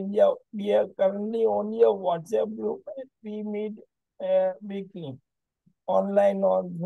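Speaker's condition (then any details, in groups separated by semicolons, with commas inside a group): ALS; onset right index finger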